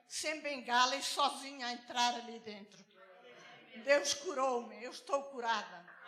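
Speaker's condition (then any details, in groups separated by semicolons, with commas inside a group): No condition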